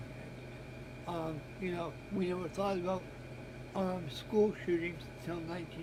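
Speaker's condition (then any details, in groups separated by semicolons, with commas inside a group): Cerebral palsy; present since birth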